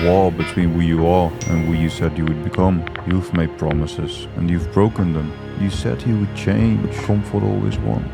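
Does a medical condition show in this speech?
No.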